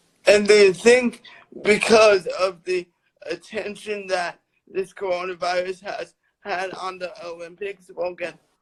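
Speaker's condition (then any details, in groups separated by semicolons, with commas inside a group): Cerebral palsy; lifelong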